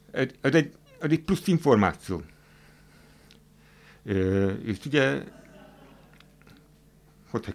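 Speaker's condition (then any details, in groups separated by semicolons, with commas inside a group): Hard of hearing; hearing aid mentioned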